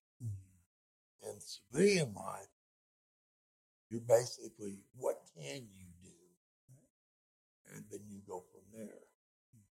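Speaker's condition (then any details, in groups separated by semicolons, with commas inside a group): Speech impediment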